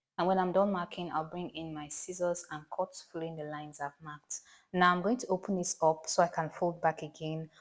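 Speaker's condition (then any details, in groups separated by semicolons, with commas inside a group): No condition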